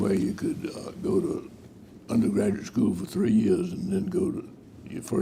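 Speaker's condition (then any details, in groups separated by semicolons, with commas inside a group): Parkinson's disease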